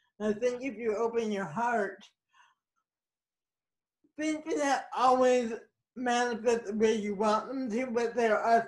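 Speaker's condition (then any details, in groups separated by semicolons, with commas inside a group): Cerebral palsy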